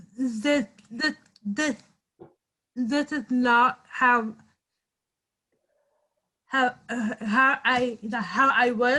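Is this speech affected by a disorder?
Yes: cerebral palsy; from birth, congenital deafness.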